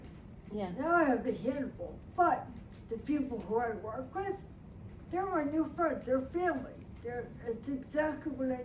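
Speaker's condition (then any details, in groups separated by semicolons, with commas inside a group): Brain injury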